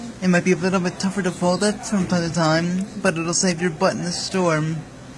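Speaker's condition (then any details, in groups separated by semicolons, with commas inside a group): Cerebral palsy; speaks fast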